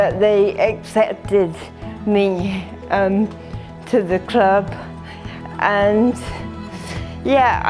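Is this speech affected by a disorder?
Yes: cerebral palsy.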